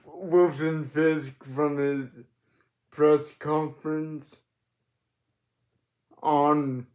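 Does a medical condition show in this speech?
Yes: cerebral palsy.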